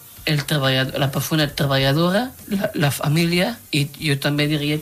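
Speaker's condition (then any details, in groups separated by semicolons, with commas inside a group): Down syndrome; genetic, three copies of chromosome 21 instead of a pair, intellectual disability; about 30 years old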